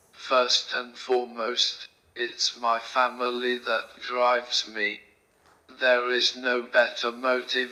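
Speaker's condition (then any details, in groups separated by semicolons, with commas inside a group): Motor neurone disease; right hand onset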